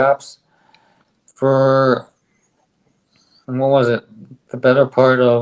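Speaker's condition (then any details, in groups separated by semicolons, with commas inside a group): ALS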